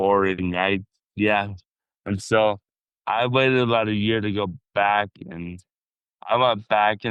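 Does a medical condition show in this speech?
Yes: traumatic brain injury; car crash, also broken back.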